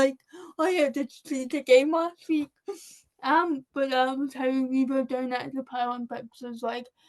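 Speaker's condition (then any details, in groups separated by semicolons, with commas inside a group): Cerebral palsy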